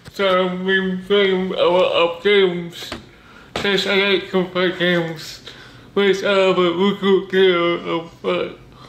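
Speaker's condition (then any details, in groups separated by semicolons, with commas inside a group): Cerebral palsy; body affected; speech disability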